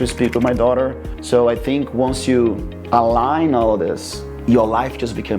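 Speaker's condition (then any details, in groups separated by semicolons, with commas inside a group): No condition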